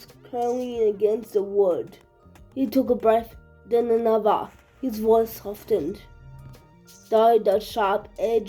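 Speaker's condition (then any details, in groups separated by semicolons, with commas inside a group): Cerebral palsy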